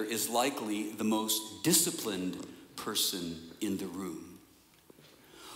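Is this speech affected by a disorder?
No.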